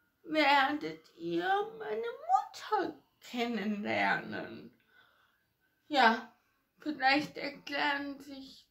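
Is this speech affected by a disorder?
Yes: ataxia; ataxia affecting hands and fingers.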